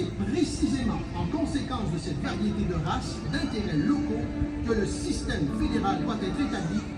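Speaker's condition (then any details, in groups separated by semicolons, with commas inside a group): No condition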